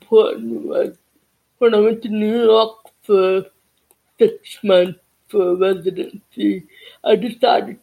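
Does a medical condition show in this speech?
Yes: cerebral palsy and deafness.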